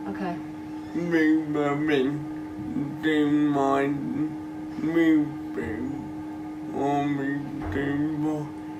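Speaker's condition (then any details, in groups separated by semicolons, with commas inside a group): Cerebral palsy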